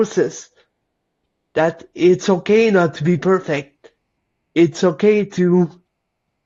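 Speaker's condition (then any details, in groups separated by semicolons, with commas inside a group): Cerebral palsy; lifelong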